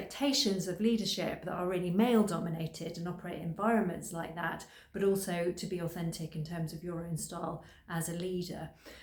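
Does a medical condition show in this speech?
No.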